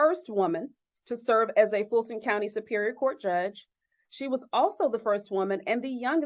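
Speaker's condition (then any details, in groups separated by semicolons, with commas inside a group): No condition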